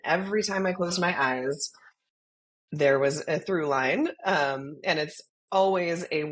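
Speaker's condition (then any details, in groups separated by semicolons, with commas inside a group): No condition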